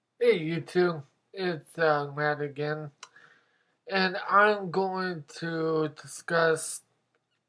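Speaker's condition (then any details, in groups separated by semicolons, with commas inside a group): Mobius syndrome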